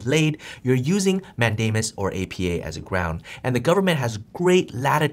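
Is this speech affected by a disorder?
No.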